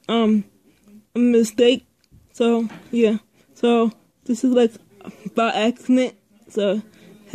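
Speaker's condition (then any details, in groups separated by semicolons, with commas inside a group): Speech impairment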